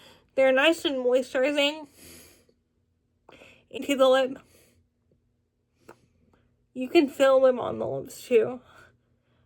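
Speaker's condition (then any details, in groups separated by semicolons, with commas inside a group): Cerebral palsy, spastic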